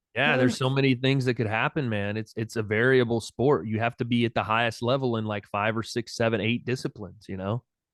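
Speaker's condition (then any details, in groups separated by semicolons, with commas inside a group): No condition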